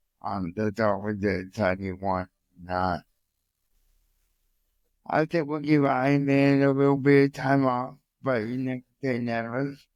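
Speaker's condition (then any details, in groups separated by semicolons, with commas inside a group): Cerebral palsy; from birth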